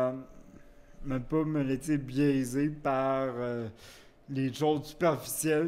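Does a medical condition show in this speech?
Yes: cerebral palsy; wheelchair use.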